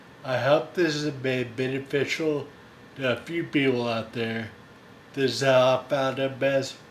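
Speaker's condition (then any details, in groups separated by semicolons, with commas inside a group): Friedreich's ataxia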